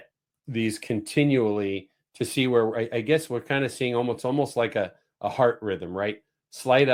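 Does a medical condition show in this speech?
No.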